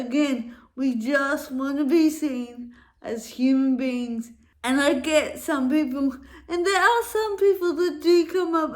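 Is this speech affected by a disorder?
Yes: cerebral palsy; affects walking and speech.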